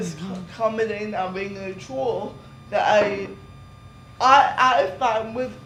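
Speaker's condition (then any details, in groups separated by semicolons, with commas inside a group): Cerebral palsy; atypical voice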